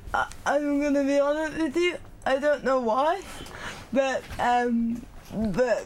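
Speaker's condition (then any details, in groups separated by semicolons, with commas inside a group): Cerebral palsy; uses a scribe for study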